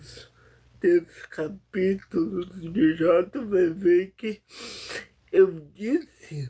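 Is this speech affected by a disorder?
Yes: paralysis.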